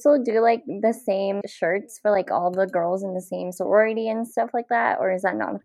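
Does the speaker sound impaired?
Yes: cleft palate; congenital, many facial surgeries, visible differences of mouth, nose and teeth since childhood.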